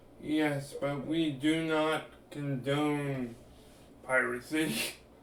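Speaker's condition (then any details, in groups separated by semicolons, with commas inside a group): Cerebral palsy; limbs affected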